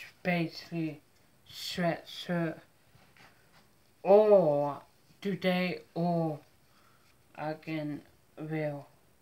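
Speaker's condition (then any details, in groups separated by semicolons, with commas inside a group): Mild cerebral palsy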